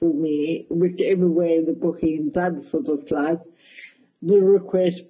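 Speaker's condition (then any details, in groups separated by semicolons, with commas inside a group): Cerebral palsy, mild; speech affected a bit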